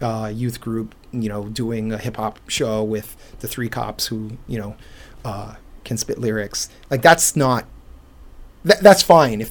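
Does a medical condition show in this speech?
No.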